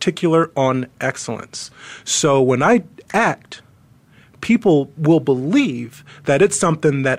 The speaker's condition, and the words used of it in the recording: Stuttering. My sister, once again, I had a severe, and still have, it'll come across every once in a while.